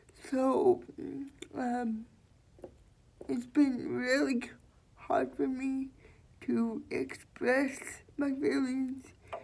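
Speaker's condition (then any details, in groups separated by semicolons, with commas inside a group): Cerebral palsy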